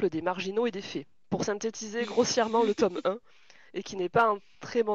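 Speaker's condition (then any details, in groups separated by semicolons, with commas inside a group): No condition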